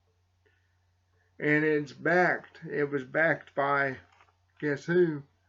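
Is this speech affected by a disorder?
Yes: cerebral palsy; slight speech impediment.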